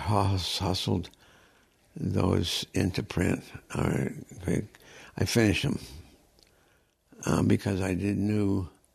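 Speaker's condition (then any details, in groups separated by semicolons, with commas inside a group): Progressive supranuclear palsy; diagnosed about a year ago, cannot stand up, eyesight, vision and handwriting badly worsened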